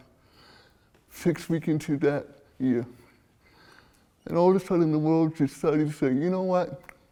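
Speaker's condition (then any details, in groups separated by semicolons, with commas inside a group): Cerebral palsy; from birth, motor impairment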